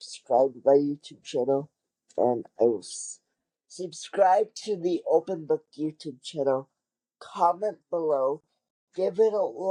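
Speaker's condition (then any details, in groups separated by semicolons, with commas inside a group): Cerebral palsy; wheelchair user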